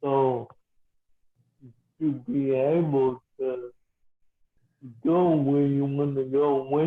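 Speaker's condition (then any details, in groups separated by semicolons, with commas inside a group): Cerebral palsy, mild; weak muscles; speech slightly affected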